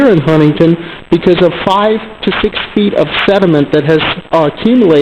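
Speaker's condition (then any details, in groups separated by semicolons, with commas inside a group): No condition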